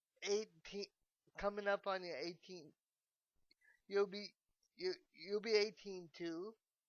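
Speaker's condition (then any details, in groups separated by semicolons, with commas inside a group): Cerebral palsy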